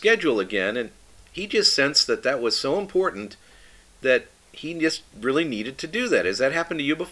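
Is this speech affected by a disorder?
No.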